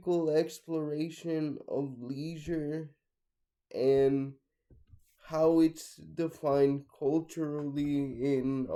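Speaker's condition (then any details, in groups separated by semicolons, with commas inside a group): Cerebral palsy, mixed, mild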